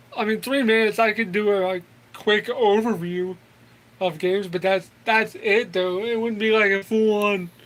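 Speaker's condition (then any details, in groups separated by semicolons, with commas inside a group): Cerebral palsy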